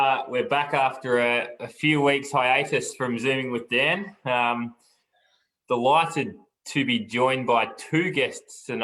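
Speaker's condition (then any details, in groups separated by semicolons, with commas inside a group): No condition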